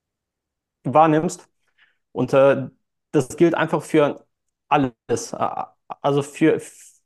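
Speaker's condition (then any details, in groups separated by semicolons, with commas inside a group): Stuttering; since childhood, hard in childhood, youth, school and nearly all speaking situations; compensates by outsourcing phone calls, social media and texting, speaks on stage; speech hangs at times, part-word repetitions; prolonged sounds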